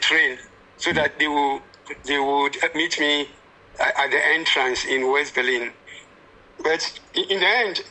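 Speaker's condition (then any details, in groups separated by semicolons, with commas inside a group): Stammer, mild; slight stammer, noticed in youth; stammers when excited; repeated sounds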